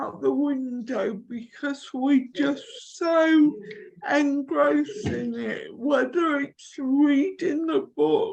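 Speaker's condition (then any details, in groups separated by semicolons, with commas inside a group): Cerebral palsy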